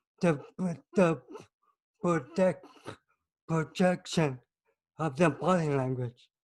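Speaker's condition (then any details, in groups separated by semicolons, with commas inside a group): Cerebral palsy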